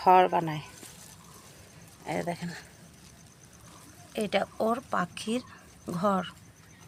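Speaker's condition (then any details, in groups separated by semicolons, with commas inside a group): No condition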